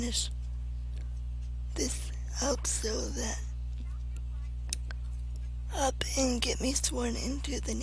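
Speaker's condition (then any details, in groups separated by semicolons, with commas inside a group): Cerebral palsy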